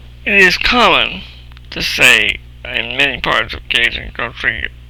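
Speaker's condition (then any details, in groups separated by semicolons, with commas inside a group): Cerebral palsy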